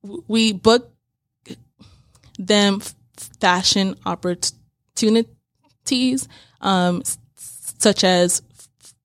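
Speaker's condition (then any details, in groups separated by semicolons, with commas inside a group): Stuttering; repeated sounds, blocks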